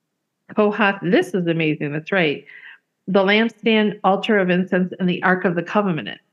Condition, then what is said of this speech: None; typical speech.